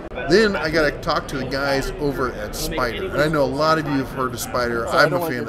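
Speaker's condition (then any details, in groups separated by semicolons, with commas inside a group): No condition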